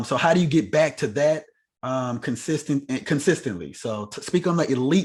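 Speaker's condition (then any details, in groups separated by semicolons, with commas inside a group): No condition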